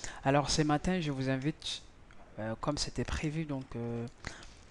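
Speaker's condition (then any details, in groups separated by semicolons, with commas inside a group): No condition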